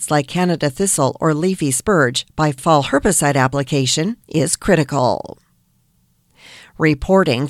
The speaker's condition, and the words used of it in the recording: No condition.